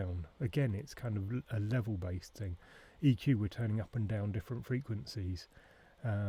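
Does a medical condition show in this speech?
No.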